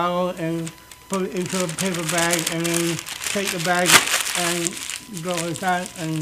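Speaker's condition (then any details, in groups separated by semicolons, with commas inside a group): Cerebral palsy; present from birth; able to talk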